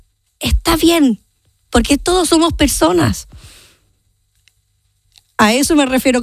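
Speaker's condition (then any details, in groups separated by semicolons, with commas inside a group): Down syndrome; from birth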